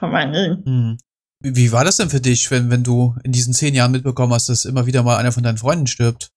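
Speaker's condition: No condition

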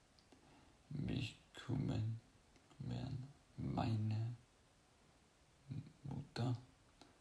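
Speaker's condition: Cerebral palsy; invisible disability

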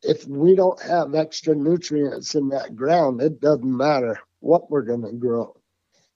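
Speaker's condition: Parkinson's; tremors since youth, progressively worse

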